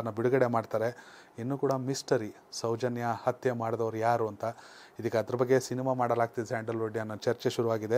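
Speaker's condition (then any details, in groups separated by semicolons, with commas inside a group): No condition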